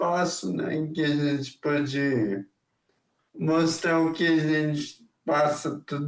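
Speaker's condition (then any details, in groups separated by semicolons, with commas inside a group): Ataxia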